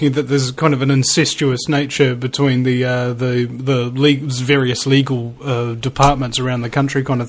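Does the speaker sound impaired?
No.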